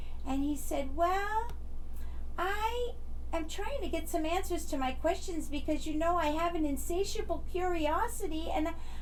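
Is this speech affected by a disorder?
No.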